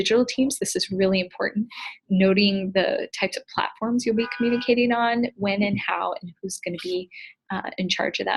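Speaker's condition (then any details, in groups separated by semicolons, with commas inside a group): No condition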